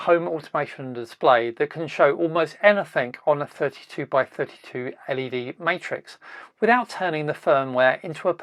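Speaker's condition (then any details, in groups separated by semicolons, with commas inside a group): No condition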